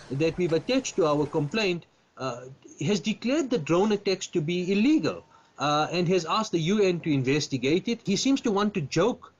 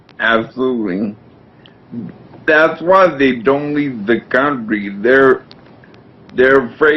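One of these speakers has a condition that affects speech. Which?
The second: brain injury from oxygen loss; oxygen loss to brain, affects dexterity, upper body strength; speech significantly slurred.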